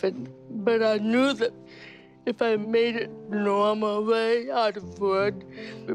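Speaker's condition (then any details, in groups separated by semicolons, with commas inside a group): Cerebral palsy; speech therapy from age four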